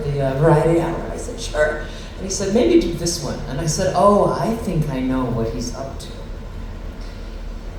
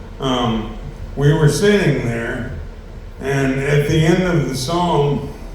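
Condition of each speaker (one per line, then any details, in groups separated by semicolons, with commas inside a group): No condition
ALS; neurodegenerative; fourth year since diagnosis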